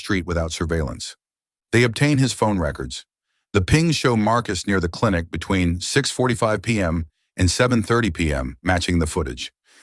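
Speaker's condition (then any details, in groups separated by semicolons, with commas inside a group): No condition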